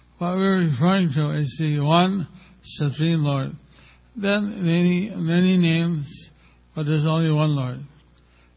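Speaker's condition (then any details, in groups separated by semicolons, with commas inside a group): Stroke with facial paralysis; stroke about a year ago, half of face paralyzed, hospitalized at Bhaktivedanta Hospital; about a year since stroke, half of face still paralyzed; speaks very carefully to be understood, listeners need to give attention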